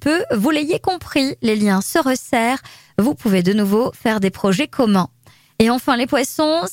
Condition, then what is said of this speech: No condition.